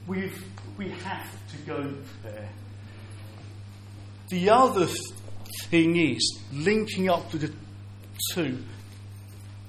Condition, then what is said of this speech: Stuttering. As you'll hear, I have a stammer.